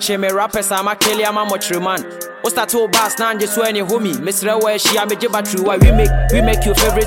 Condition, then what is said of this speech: No condition.